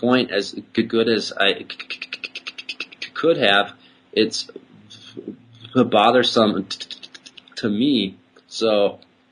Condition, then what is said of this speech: Stuttering. But to me, it's just like I'm not caught up on a word for a super long time, like 10 seconds or whatever.